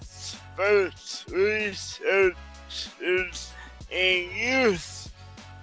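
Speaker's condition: Cerebral palsy

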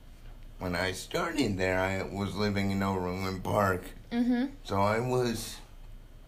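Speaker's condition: Cerebral palsy; coordination affected

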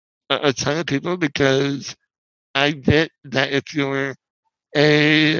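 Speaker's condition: Spinal muscular atrophy; wheelchair user

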